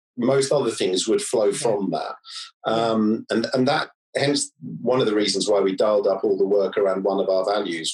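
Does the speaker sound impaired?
No.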